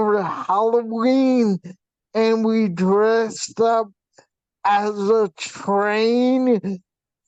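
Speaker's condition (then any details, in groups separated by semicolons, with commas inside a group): Vp shunt failure, brain pressure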